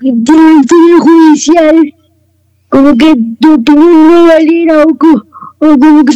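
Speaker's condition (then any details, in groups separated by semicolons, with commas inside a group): Cerebral palsy; wheelchair user, some leg movement, more mobility as child, never walked with canes, needs assistance; no seizures, no medication; voice and way of speaking affected by cerebral palsy, per host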